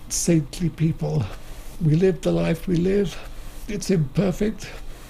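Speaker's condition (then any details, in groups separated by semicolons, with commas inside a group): Motor neuron disease; wheelchair user, breathing tube, phlegm cleared from throat, assistant and computer needed; still able to speak, lack of breath, swallowing easily goes the wrong way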